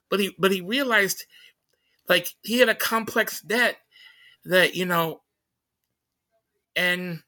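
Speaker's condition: Stutter; stutter noticeable during interview; repeated sounds

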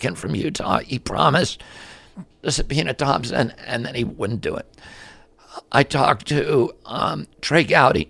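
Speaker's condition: Spasmodic dystonia; voice affected

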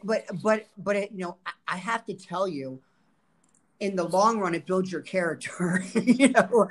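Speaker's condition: Stuttering; stuttering since school years, teased for it; present-tense self-report of stuttering; repeated sounds, repeated words

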